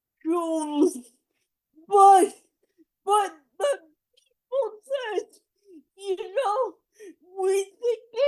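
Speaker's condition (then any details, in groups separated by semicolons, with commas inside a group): Cerebral palsy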